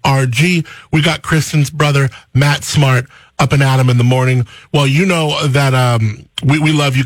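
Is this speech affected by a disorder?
No.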